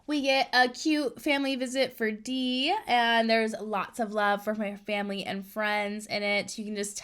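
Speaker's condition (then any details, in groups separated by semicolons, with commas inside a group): No condition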